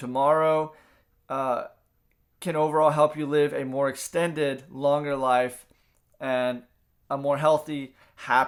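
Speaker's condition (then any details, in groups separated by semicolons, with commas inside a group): No condition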